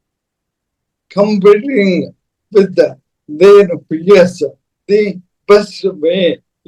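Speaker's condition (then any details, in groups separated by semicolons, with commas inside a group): ALS / motor neuron disease, severe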